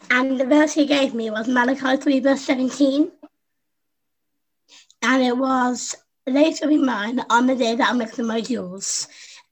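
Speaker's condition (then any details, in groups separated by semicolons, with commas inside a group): Down syndrome; congenital, infant heart failure, heart surgery in infancy, stopped breathing as baby and resuscitated, chest problems, pneumonia; learned to speak by copying younger sister Susie, never stopped talking since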